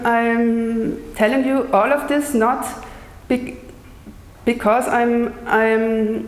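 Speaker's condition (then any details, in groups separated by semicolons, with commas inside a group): Stuttering; lifelong stutter, neurological, speech therapy, countless therapists and doctors, teen jaw, belly, leg cramps suppressing; audibly stuttering during lecture performance, amount varies day to day; stutters on own name, smooth circular repetitions, silent blocks, slower than fluent speakers; repeated sounds, blocks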